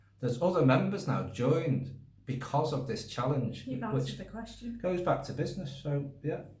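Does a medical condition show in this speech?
No.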